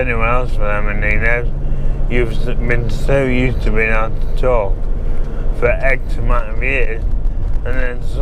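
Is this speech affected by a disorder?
Yes: MND; synthetic voice from banked voice.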